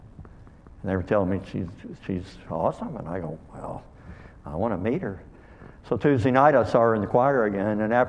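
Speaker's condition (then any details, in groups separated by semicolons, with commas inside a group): Cleft lip and palate; speech hard for others to understand in youth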